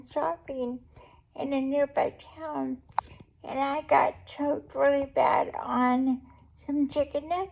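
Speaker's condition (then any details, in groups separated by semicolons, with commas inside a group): Cerebral palsy; able to talk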